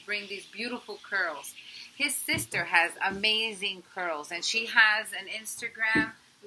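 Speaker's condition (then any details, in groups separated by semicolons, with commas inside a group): No condition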